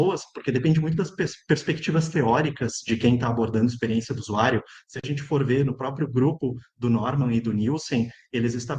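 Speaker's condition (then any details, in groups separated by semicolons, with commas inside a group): No condition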